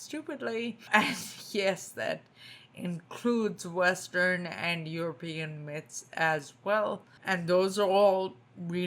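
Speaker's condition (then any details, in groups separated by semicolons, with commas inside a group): Spinocerebellar ataxia type 2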